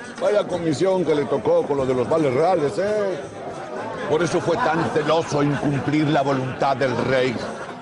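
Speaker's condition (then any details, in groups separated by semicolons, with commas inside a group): No condition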